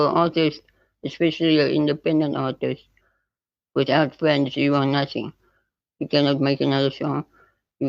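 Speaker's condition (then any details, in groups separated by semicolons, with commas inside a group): Spinal muscular atrophy type 2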